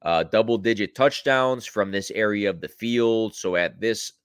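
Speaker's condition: No condition

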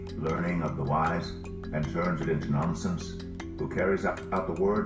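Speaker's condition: No condition

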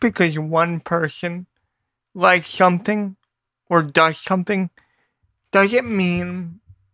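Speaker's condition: Cerebral palsy; lifelong

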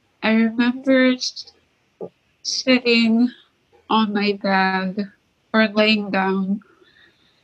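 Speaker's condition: Tracheostomy; still has tracheostomy tube, makes running very difficult, once ice plug in tube mid-run

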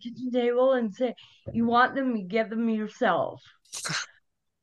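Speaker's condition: Cerebral palsy; onset at birth, needed resuscitation to breathe, diagnosed about 18 months later, physical therapy at Glen Rose Play School; always walked, atypical gait without natural rhythm, scooter for about 12 years; no speech therapy needed as child, thanks to mother

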